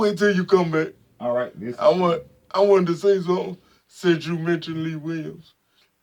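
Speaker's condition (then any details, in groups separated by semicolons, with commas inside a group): Spastic quadriplegic cerebral palsy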